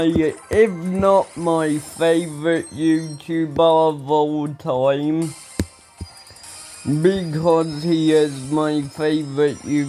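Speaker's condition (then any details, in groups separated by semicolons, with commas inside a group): Ataxia; speech recently worse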